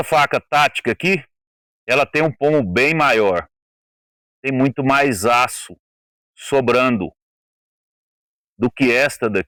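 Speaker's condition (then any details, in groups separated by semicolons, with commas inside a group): No condition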